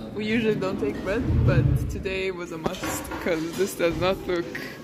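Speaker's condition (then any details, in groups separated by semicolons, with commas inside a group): No condition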